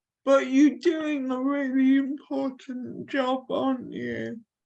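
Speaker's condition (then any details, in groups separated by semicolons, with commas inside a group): Cerebral palsy; from birth, affects limbs and neck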